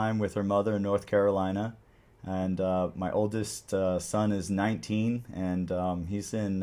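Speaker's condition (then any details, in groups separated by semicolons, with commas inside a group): No condition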